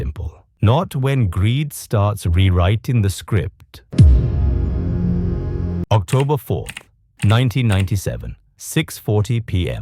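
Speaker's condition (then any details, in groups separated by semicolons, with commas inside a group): No condition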